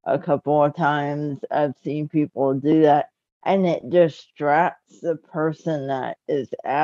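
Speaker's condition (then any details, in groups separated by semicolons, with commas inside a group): Cerebral palsy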